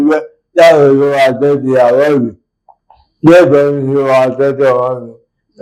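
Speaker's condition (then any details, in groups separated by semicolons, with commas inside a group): Cerebral palsy; from birth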